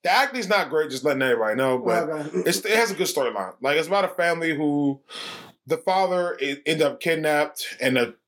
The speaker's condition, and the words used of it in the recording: None; typical speech.